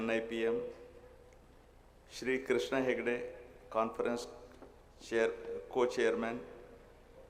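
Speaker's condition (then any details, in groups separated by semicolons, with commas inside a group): No condition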